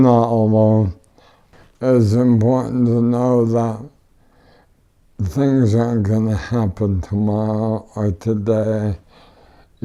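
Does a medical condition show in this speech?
Yes: ALS; power wheelchair, no tracheostomy.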